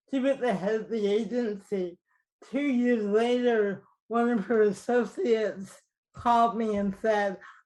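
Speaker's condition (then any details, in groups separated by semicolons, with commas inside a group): Cerebral palsy, mild; mildly affected speech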